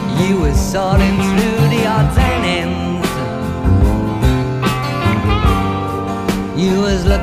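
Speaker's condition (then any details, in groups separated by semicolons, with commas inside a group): No condition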